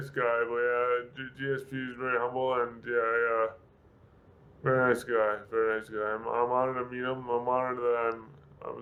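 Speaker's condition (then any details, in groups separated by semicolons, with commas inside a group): Severe brain injury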